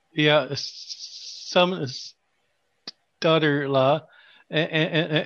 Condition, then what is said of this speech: Stuttering. Yeah, some daughter-in-law answering telephones is challenging for me.